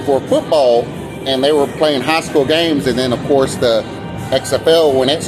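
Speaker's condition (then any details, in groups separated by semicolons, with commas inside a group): No condition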